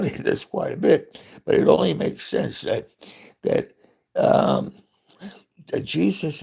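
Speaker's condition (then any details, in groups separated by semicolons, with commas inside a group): Parkinson's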